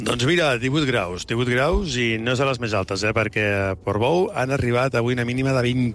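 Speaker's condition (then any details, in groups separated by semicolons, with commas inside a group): No condition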